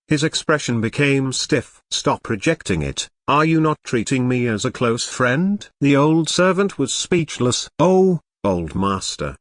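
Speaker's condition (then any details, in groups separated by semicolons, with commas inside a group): No condition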